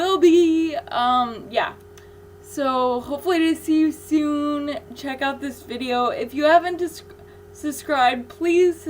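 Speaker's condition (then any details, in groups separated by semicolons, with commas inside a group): Cerebral palsy; infant ventilator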